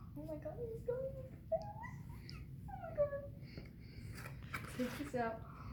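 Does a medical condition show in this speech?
No.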